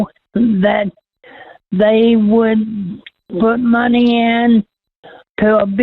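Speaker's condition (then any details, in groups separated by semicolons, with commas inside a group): Cerebral palsy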